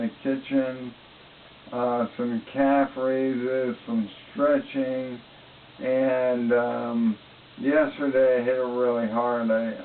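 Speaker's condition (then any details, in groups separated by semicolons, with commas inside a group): ALS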